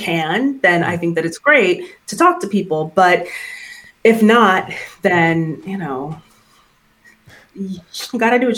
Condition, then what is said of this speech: Stuttering. So I am a person who stutters, and I think I began stuttering at the age around like 3 or 4